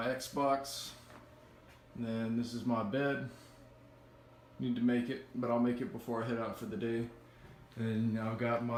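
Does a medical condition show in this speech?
No.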